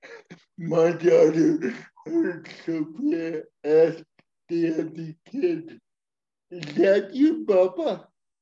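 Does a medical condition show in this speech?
Yes: speech impairment; speech not perfect.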